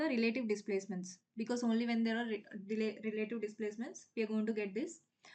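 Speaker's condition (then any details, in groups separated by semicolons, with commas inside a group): No condition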